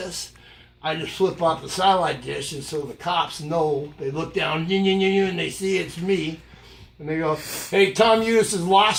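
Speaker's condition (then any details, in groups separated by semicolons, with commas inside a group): No condition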